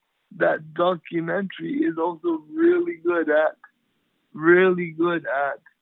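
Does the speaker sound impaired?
Yes: cerebral palsy; from birth, lifelong, power wheelchair, cannot walk, only left hand usable; in 20s, swimming as therapy, needs two support workers for swimming; uses voice very well, Siri voice texting on iPhone works with practice, sometimes misrecognized words.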